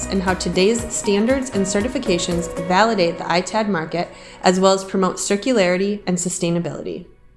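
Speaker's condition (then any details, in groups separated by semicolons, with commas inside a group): No condition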